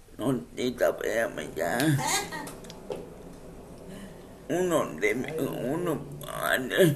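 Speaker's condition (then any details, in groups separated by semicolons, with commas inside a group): Cerebral palsy; speech affected by condition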